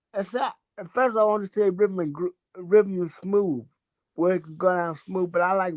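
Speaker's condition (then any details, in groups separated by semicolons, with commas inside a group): Cerebral palsy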